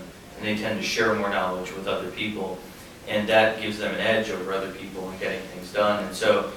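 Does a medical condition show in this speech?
No.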